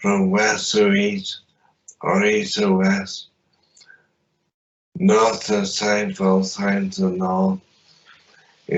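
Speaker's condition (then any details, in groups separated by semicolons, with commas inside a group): Traumatic brain injury; limb injuries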